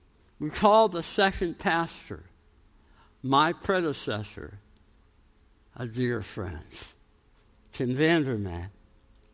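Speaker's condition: Tongue cancer, jaw reconstruction; radiation-treated tongue cancer, jaw osteoradionecrosis, jaw transplant in Miami, mandible bone graft, titanium implants; about 13 years since tongue cancer, healing after implant surgery, permanent teeth not yet affixed

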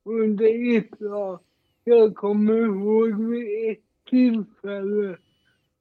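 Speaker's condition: Cerebral palsy, mild

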